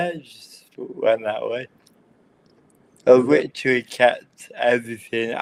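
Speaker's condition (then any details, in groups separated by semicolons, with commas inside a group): Cerebral palsy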